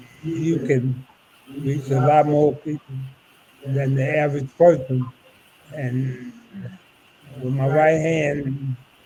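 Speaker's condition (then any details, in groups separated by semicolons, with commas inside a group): ALS; about eight years since diagnosis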